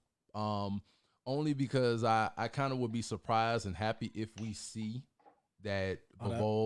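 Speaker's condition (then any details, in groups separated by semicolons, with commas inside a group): No condition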